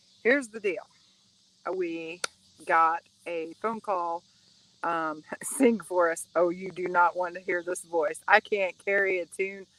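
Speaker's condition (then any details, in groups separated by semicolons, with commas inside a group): No condition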